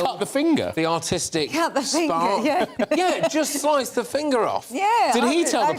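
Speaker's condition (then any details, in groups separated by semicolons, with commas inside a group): No condition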